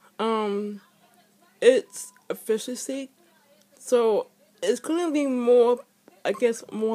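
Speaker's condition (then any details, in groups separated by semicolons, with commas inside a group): Speech impairment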